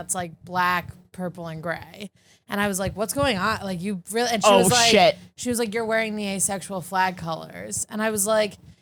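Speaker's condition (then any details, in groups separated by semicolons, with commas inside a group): No condition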